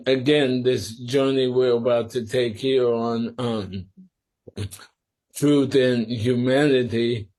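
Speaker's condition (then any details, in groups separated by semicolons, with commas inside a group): Sporadic ALS; must speak slower and carefully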